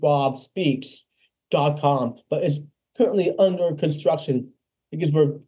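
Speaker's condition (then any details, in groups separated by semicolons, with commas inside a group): Down syndrome; congenital, lifelong; age 26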